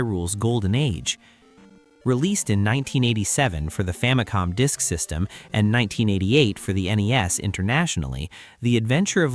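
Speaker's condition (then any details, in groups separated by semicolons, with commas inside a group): No condition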